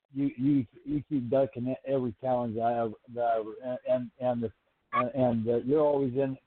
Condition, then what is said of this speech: Stuttering. I with my stuttering background and stuff, I just don't think I could do it